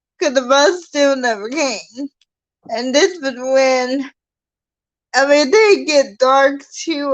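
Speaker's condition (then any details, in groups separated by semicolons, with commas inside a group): Cerebral palsy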